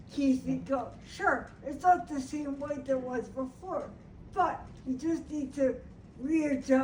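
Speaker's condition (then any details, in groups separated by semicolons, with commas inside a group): Brain injury; language and motor speech problems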